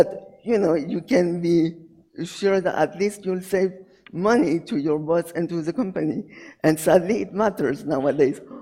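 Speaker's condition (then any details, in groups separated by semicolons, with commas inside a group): Cerebral palsy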